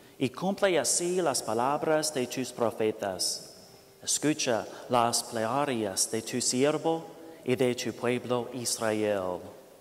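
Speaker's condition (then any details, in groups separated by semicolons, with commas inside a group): No condition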